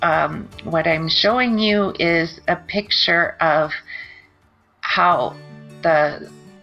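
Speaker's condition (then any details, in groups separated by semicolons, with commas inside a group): Aphasia after stroke; word-finding trouble, many pauses and mistakes, non-fluent, speaking tiring like translating, fluent voice only briefly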